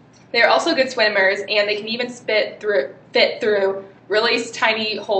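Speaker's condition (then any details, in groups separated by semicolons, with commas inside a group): No condition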